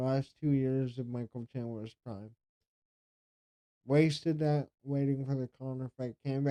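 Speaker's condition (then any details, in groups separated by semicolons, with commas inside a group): Cerebral palsy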